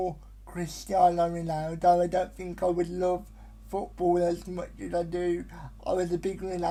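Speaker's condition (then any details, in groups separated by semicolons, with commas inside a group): Cerebral palsy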